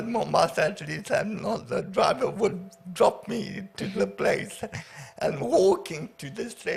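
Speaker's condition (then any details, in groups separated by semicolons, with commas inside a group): Paraplegia with essential tremor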